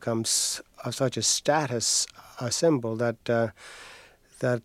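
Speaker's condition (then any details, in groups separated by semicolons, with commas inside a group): Stutter; repeated words, prolonged sounds, blocks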